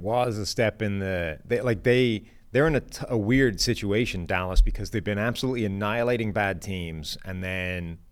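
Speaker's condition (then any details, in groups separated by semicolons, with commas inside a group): No condition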